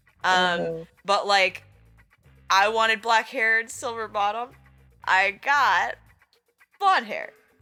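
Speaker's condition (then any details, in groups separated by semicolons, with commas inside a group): No condition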